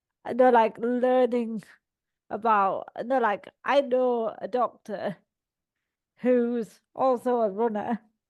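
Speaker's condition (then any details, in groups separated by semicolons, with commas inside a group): Cerebral palsy; all four limbs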